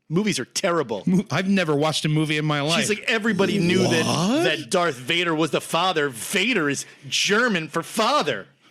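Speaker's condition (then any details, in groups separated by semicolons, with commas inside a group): No condition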